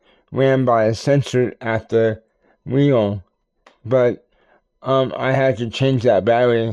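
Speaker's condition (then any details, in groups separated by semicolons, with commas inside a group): Cerebral palsy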